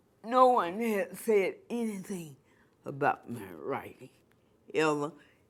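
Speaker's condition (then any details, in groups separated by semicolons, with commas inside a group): Cerebral palsy; from birth; voice sounds different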